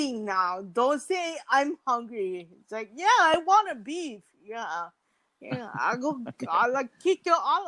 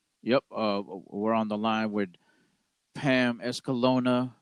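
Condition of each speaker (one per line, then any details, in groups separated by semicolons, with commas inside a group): Mild cerebral palsy; mild, born prematurely, helmet and braces in childhood; can talk, big words hard to pronounce, childhood speech therapy
No condition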